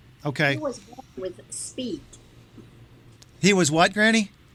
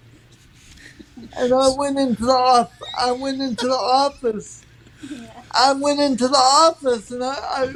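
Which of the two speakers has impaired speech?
The second: cerebral palsy; from birth.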